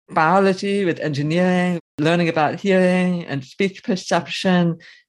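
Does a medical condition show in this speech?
Yes: severe to profound hearing loss, early-onset; cochlear implant user; severe to profound loss from early age, childhood body-worn aids both ears, left ear deterioration, vertigo; left cochlear implant one year, hearing aid other ear, speech rehab, voices robotic first, now natural; early intervention at summer speech school in New Jersey, learned to speak and listen, speech-in-noise difficulty.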